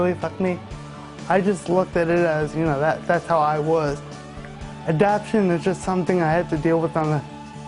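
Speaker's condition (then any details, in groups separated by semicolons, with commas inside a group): Cerebral palsy quadriplegia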